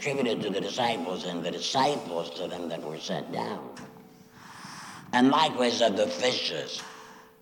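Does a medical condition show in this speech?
Yes: laryngectomy after throat cancer; speaking through voice prosthesis today.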